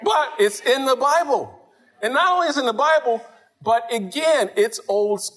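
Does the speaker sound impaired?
No.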